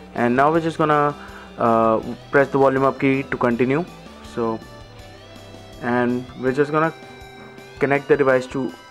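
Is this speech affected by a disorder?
No.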